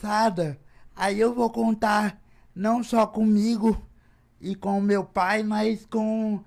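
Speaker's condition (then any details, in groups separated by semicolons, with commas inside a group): Cerebral palsy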